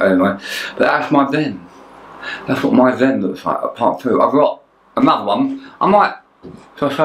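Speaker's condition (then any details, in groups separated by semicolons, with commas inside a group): Tongue cancer; half tongue removed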